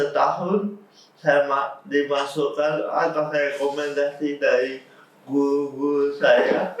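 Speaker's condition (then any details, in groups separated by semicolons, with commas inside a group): Cerebral palsy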